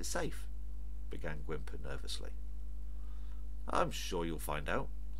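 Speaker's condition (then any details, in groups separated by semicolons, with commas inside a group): No condition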